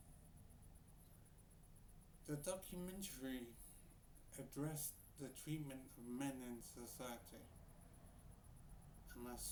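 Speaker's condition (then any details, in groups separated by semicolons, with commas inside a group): Brain injury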